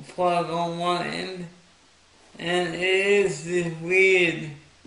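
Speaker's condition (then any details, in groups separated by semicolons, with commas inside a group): Cerebral palsy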